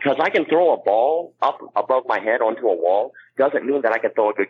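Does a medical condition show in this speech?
Yes: cleft palate; congenital cleft palate, mouth, ear, nose and throat structure differ from most people, cannot blow up balloon.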